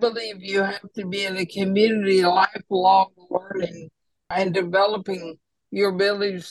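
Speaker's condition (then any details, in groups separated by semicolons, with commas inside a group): ALS; still understood by listeners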